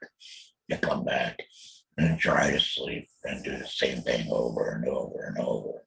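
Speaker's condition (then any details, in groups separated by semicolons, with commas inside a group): Total laryngectomy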